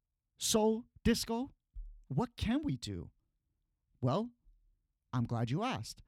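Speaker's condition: No condition

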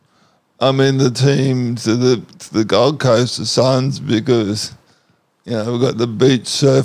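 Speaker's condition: Cerebral palsy; once cold stays cold

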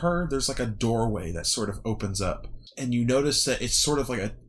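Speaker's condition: No condition

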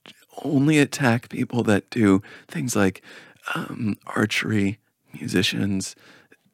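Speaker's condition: Spasmodic dysphonia; energy healing

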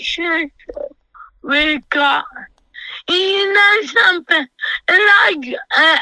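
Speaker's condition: Cerebral palsy; self-described as half-CP

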